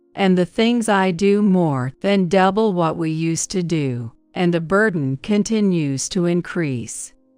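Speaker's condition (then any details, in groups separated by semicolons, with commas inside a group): No condition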